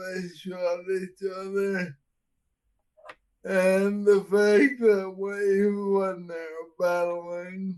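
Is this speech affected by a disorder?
Yes: Friedreich's ataxia.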